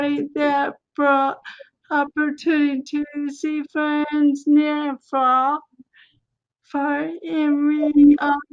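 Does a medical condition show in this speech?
Yes: cerebral palsy.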